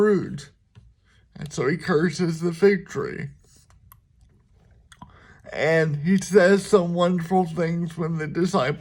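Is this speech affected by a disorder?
Yes: cerebral palsy; speaks slower at times.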